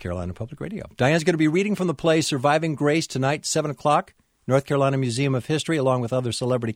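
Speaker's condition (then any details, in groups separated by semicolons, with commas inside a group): No condition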